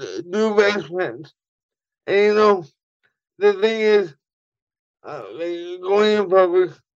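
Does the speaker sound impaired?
Yes: cerebral palsy; voice affected once in a while.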